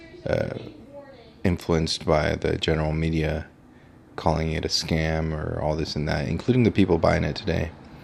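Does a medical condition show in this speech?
No.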